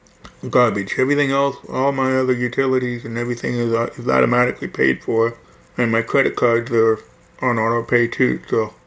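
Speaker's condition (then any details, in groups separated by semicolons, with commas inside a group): Hearing loss; music enjoyed less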